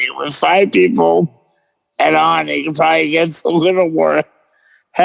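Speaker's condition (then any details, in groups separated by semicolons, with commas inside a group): Cerebral palsy; present since birth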